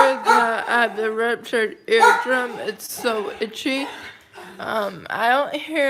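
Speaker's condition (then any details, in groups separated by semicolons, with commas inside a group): Cerebral palsy, mild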